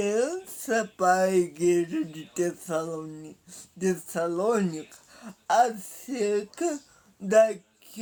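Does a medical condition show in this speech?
Yes: paralysis.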